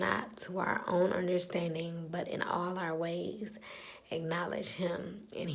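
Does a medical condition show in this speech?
Yes: spastic cerebral palsy.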